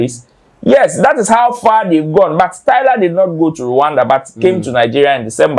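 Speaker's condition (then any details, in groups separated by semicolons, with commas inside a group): No condition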